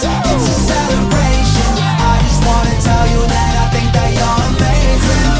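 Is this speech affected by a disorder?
No.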